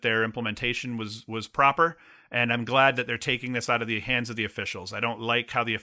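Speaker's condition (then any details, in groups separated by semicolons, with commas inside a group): No condition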